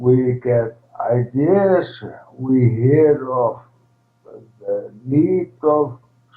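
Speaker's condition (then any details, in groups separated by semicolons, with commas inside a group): ALS, primary lateral sclerosis, PLS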